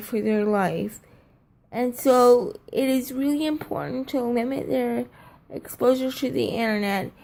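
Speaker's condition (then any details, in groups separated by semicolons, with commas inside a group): Cerebral palsy, triplegia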